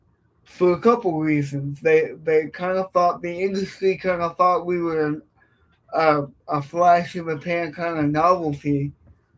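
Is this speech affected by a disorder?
Yes: cerebral palsy; affects speech.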